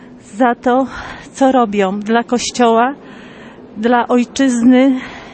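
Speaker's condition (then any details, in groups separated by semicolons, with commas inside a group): No condition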